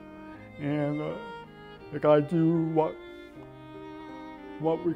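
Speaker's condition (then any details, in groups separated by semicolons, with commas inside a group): Cerebral palsy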